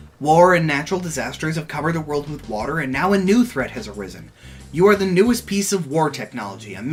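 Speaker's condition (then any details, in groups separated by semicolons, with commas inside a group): No condition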